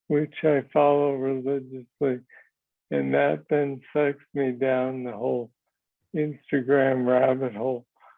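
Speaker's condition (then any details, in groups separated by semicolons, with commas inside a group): Parkinson's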